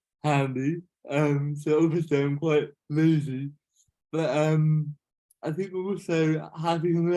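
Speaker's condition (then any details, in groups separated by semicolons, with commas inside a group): Cerebral palsy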